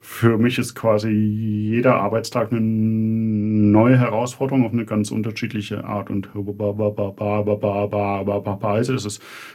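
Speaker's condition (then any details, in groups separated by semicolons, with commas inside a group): Stuttering; fluctuating between more and less fluent phases, never severe enough to prevent finishing a reporting story; alternates between more fluent and less fluent phases; repeated sounds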